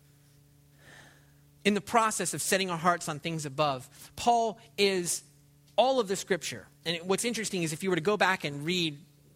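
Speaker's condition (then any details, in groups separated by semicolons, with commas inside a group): No condition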